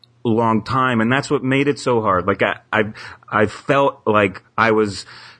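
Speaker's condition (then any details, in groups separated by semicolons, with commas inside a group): Stuttering; person who stutters; in psychotherapy, helping with letting go and accepting stuttering; stutter-like tension when signing own name, worse under pressure or with people watching; repeated words, prolonged sounds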